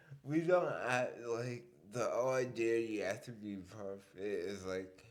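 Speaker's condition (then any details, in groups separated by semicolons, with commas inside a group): Cerebral palsy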